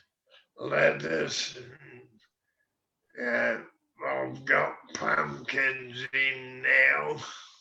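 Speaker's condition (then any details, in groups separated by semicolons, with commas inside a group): MND; voice affected early, stable since diagnosis, can no longer sing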